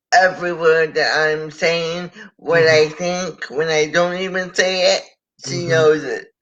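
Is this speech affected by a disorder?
Yes: cerebral palsy.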